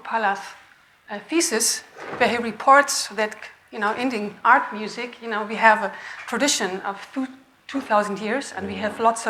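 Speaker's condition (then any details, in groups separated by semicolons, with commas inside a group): No condition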